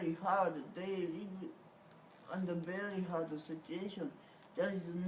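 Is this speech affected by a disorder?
Yes: cerebral palsy; whole body affected.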